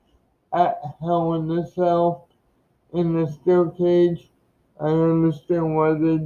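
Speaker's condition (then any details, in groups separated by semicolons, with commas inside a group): Cerebral palsy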